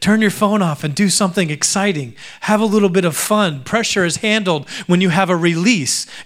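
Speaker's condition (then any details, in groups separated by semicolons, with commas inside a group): No condition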